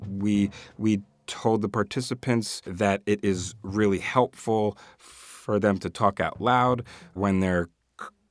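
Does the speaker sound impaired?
Yes: stuttering; persistent into adulthood; here repeated words, prolonged sounds.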